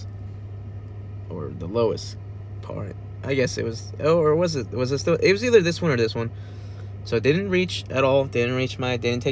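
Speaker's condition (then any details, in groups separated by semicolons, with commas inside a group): No condition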